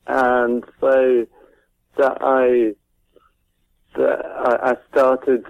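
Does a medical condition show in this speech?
Yes: cerebral palsy; present from birth.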